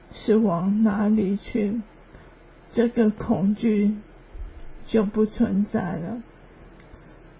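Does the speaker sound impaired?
Yes: ALS; hand weakness, cannot write, type or grasp, arm muscle atrophy, cause unknown, year of immunoglobulin injections; worsening, whole-body involuntary muscle twitching, poor stamina, needs help dressing, brushing teeth, bathing; slower speech, quieter voice.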